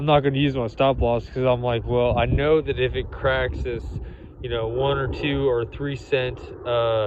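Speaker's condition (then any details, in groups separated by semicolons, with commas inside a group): No condition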